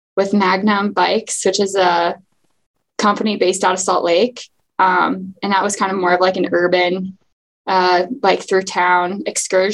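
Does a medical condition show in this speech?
No.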